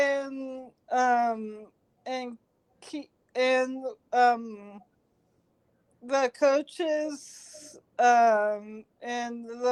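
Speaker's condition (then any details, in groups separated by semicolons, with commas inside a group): Cerebral palsy; since birth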